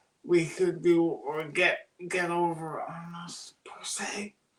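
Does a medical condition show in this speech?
Yes: cerebral palsy; birth oxygen deprivation.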